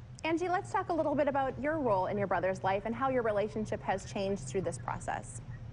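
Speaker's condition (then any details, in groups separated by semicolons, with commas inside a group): No condition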